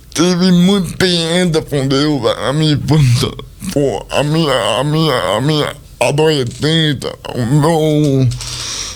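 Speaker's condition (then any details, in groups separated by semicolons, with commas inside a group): Cerebral palsy; speech not normal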